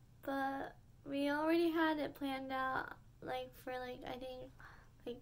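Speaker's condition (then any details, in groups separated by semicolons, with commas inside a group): Cerebral palsy; spasticity and dystonia, cause illness and womb stroke, surgery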